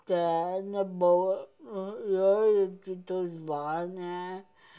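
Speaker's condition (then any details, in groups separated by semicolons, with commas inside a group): Cerebral palsy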